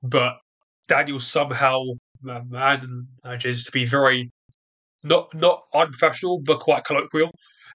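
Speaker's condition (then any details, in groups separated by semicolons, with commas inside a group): Stutter; developmental, onset early childhood, lifelong, more severe during trial, barely able to speak first six months in prison; stutters during this interview; ignores disfluencies and keeps talking, media presence trained as main focus; repeated sounds, repeated words, prolonged sounds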